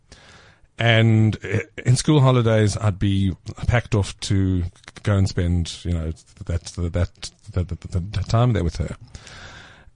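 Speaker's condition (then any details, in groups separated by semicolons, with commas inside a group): Stutter; stutter since childhood, bad in youth, shy, feared speaking e.g. ordering in restaurants; stutter still present in adulthood, no longer feared or a handicap; noticeably slows speech, worse under stress, less when relaxed; repeated sounds, repeated words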